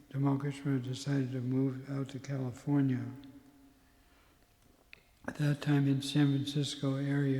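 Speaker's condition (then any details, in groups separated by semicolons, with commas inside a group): Parkinson's; tremor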